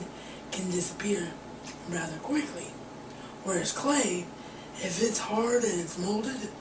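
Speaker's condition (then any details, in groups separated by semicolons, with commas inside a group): Cerebral palsy; wheelchair bound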